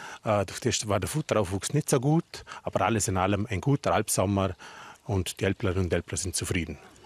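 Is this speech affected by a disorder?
No.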